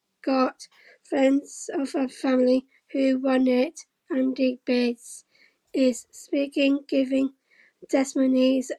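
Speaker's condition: Down syndrome; since infancy

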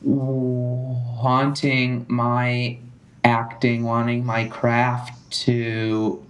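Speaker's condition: Stuttering; not caused by nervousness; stutters openly, no longer switches words; now stutters through words, sometimes fluent; prolonged sounds

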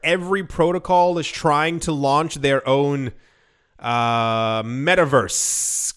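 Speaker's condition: No condition

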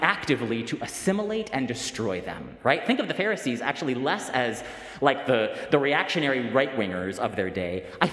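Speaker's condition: No condition

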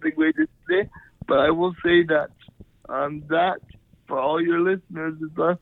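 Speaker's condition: Cerebral palsy; power wheelchair

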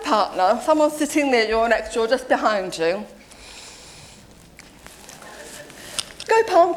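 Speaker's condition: Deafness; deaf since age seven

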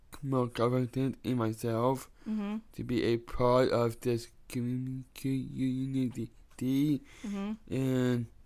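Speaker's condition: Down syndrome; on DS diet with Dr. Jenny Kimes over a year, brain supplements, fish oil

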